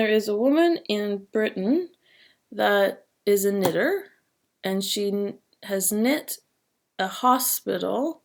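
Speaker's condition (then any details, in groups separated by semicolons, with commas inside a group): No condition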